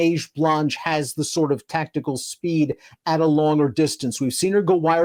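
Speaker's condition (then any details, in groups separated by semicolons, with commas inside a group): No condition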